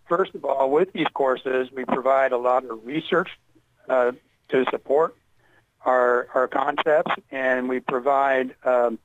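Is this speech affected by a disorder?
No.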